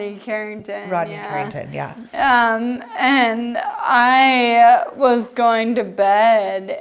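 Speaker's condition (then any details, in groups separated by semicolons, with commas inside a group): Friedreich's ataxia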